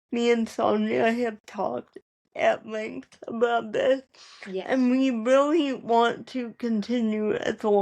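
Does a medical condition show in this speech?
Yes: cerebral palsy; spastic, ataxic features.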